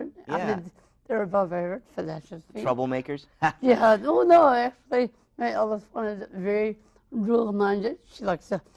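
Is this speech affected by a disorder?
Yes: mild cerebral palsy.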